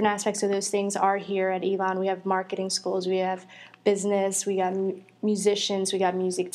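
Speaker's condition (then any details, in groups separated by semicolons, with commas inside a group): No condition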